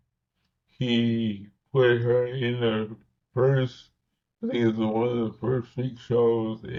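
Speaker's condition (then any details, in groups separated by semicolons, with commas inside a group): Cerebral palsy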